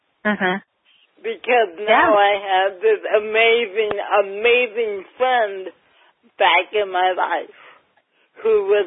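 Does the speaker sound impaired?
Yes: cerebral palsy, mild; lack of oxygen at birth, not breathing 45 minutes, emergency c-section, diagnosed around age 2, affects gait; mildly affects speech.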